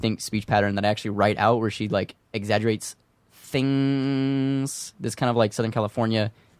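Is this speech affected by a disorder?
No.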